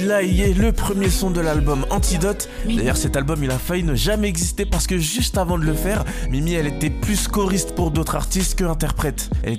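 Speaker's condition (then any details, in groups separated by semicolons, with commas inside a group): No condition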